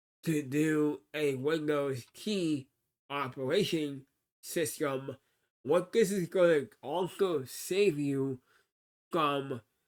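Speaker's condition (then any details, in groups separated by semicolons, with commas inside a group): Cerebral palsy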